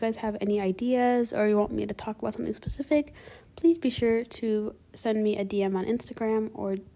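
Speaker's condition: No condition

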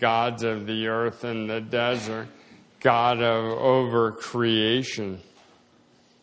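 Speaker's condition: Slowed speech, swallowing problems; less progression than expected

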